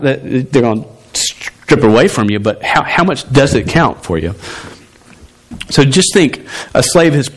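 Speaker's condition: Stuttering; long-standing stutter, present over 24 years, once fought calling to teach because unable to talk; sometimes hard to speak, harder when youth talk at same time; repeated sounds, repeated words

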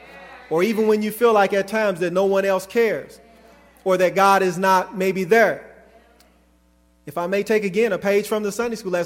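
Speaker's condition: No condition

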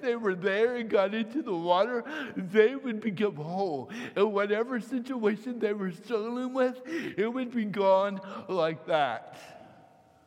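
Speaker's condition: Cerebral palsy, mild; can't speak right

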